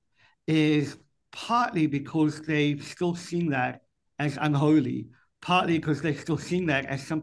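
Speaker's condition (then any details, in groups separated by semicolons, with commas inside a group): Cleft palate; speech impediment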